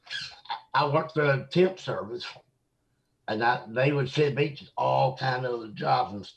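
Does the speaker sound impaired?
Yes: mosaic Down syndrome; from birth, mosaic type identified about age 18, considered high functioning.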